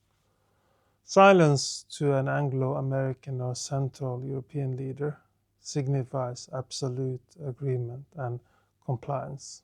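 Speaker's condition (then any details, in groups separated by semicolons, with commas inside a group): No condition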